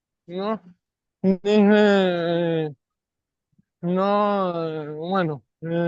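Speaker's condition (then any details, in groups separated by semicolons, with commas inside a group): ALS; non-bulbar form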